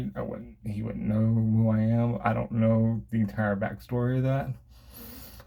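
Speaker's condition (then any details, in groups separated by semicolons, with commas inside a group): Cerebral palsy; from birth, affects motor skills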